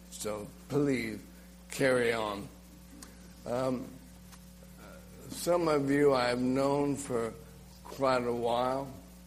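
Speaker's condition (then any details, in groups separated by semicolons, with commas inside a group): ALS; muscles quickly stopping working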